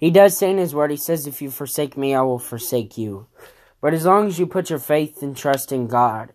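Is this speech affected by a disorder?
No.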